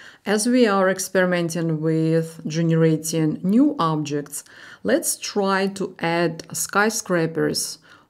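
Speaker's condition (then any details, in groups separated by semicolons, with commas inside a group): No condition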